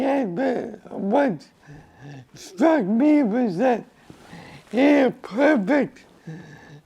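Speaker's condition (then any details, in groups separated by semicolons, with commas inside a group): Cerebral palsy; from birth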